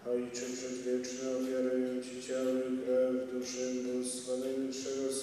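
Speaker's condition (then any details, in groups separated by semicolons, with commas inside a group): No condition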